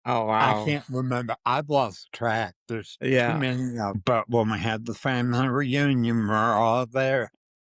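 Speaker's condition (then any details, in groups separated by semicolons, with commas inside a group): Parkinson's disease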